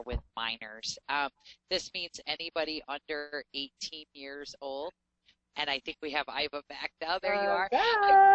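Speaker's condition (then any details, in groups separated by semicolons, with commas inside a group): No condition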